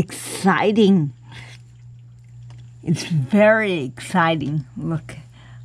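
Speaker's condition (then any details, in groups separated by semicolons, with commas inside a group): Cerebral palsy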